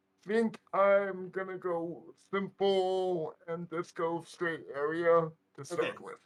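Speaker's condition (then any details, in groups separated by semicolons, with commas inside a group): Cerebral palsy; right side weaker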